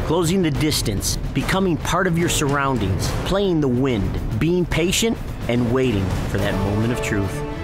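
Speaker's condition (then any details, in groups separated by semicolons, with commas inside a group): No condition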